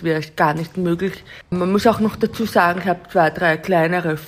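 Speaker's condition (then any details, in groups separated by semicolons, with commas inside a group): Deafness; learned sign language only from age 17, uses sign language interpreters; learned to speak over time despite deafness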